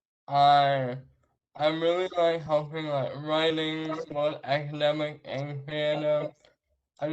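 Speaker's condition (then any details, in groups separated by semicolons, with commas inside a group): Traumatic brain injury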